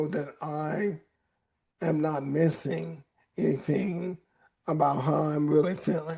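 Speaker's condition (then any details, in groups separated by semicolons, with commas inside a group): ALS; voice raspy at times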